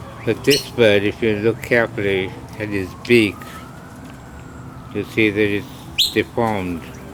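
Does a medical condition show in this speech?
Yes: Parkinson's disease; hypersalivation.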